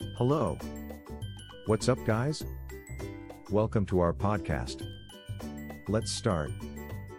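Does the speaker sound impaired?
No.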